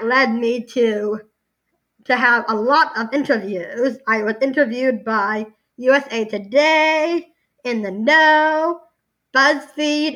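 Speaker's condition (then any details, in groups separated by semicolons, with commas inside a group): Down syndrome; congenital, since birth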